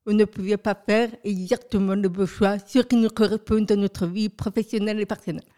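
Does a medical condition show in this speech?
Yes: profound deafness from birth.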